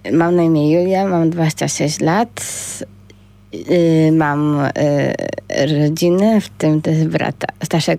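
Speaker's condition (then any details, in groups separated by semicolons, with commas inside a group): Down syndrome; congenital genetic condition, present from birth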